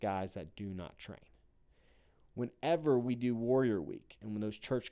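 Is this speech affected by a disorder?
No.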